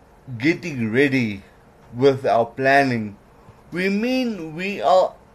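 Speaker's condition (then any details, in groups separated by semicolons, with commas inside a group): Cerebral palsy; certain letters flat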